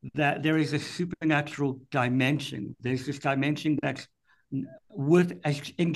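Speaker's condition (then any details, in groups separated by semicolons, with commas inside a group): Cleft palate; speech impediment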